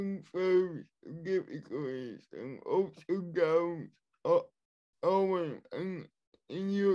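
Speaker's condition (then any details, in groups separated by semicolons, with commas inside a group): Cerebral palsy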